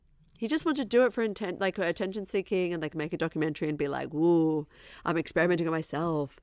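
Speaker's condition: No condition

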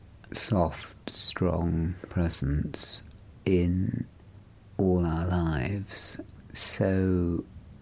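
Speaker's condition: Stutter, mild; slight; voice stuttered when scared as new teacher, now easy and natural on stage; prolonged sounds

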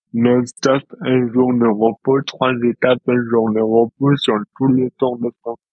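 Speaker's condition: Dystonia; present since birth

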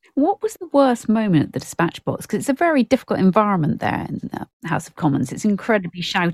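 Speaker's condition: No condition

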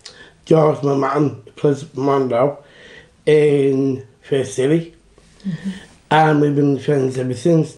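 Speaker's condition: Down syndrome; then speech and drama training

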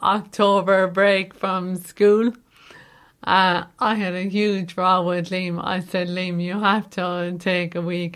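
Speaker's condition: Motor neuron disease; recently diagnosed, mobility lost, no use of hands, balance gone when walking; needs to hold on to someone everywhere, physically well otherwise, pain at times, comes and goes; voice affected, voice among everyday things no longer managed

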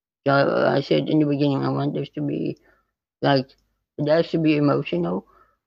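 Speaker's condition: Spinal muscular atrophy type 2; neuromuscular

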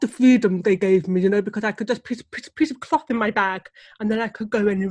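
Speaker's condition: Deafness; relies on lip reading

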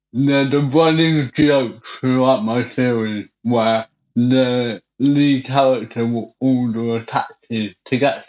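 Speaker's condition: Cerebral palsy; wheelchair

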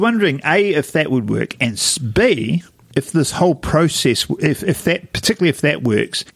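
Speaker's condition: No condition

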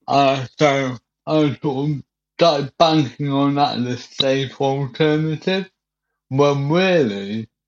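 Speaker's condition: Cerebral palsy; wheelchair

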